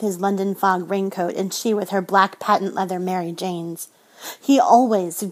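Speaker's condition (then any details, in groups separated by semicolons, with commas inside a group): No condition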